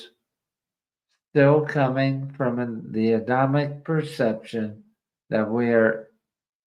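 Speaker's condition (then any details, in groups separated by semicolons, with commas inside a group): ALS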